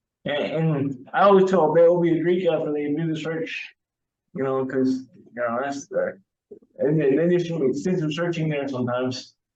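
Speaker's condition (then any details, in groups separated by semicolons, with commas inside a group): Cerebral palsy; wheelchair user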